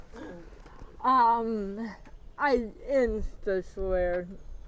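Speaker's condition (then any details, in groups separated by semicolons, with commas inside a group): Athetoid cerebral palsy; athetoid quadriplegia, GMFCS level 3/4; moderate to severe, walker, daily power wheelchair; speech can be hard to understand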